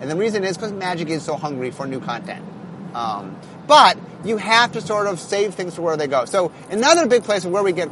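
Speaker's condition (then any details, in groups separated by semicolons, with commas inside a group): No condition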